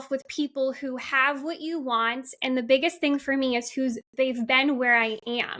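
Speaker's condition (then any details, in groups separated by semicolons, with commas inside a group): No condition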